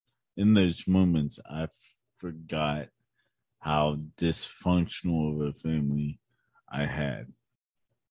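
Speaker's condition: Cerebral palsy; physical disability

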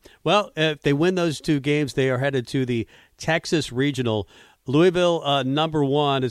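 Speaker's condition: No condition

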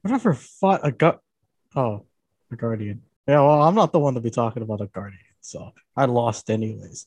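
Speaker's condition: No condition

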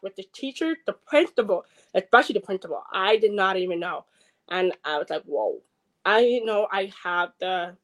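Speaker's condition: Deafness, acquired at age four

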